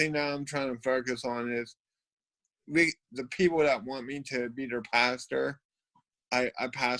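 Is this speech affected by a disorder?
Yes: cerebral palsy.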